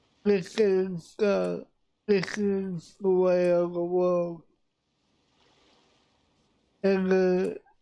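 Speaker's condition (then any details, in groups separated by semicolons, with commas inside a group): Cerebral palsy; affects voice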